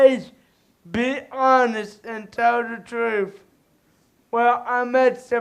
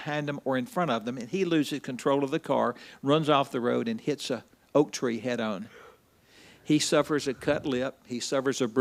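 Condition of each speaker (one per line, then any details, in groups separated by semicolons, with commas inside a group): Cerebral palsy; very premature, infant brain bleed and stroke; four breathing treatments daily; speech slightly improved recently
No condition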